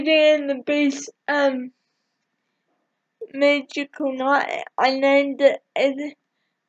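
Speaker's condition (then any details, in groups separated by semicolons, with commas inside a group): Cerebral palsy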